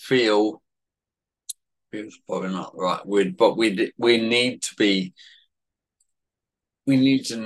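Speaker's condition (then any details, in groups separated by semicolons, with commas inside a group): Cerebellar atrophy, genetic; significant environmental component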